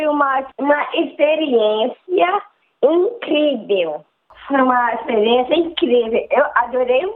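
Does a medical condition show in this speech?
Yes: Down syndrome; Down syndrome since birth, aged 15, fragile health until about age 10; already talking when small, began stuttering after 2.5-year move to Germany, development somewhat delayed.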